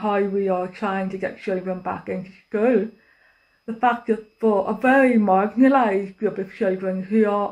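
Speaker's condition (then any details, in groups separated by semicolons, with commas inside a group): Deafness; cannot use telephone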